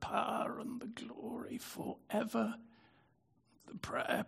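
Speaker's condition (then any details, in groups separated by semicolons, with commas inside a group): Spasmodic dystonia; brain disorder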